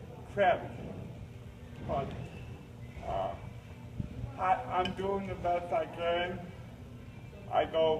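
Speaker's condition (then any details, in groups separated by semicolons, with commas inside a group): Cerebral palsy; uses a lift for transfers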